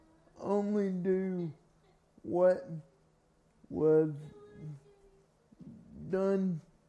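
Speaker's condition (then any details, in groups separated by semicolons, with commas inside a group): Cerebral palsy; from birth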